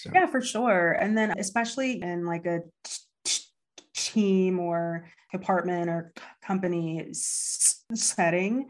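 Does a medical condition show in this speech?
Yes: stuttering; lifelong stutter since grade school, past speech therapy, public speaking since 2014 as fear exposure; public speaking for about 5 years, taken up to face fear of talking; fluency varies day to day, some days very fluent, others not, worries about being understood; here prolonged sounds.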